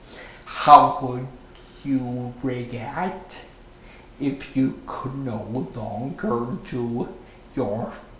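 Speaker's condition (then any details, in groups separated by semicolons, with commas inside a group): Stroke with paralyzed vocal cord; stroke at 35, craniotomy at Barnes Jewish Hospital, alphabet board early, left-hand writing; nearly 5 years post-stroke, 657+ hours outpatient therapy incl advanced speech therapy, runs without aids; speaks lower and slower, singing voice part lost, public speaking difficult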